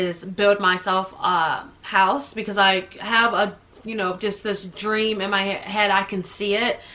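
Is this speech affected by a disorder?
No.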